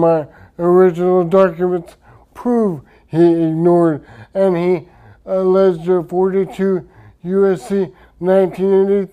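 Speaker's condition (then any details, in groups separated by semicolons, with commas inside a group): Traumatic brain injury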